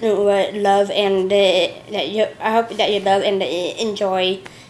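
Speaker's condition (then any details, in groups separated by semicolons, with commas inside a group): Down syndrome; age 34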